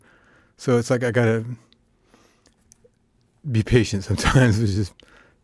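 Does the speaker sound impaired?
Yes: Parkinson's disease; diagnosed at age 43, likely present a decade before diagnosis, progressive; about 14 years since diagnosis, on medication, off periods with trouble moving, drawing slowed.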